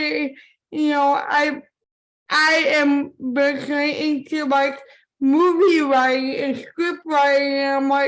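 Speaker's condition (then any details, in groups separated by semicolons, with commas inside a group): Cerebral palsy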